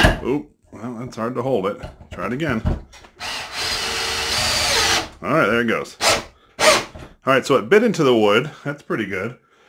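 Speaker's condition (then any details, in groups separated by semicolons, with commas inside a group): No condition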